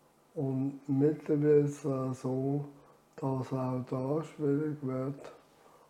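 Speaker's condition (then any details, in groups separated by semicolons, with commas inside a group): ALS; reduced air makes talking effortful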